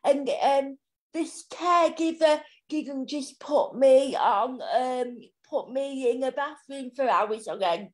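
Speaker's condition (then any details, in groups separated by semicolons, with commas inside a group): Cerebral palsy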